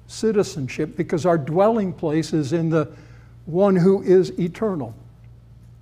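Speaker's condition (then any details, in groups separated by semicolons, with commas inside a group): No condition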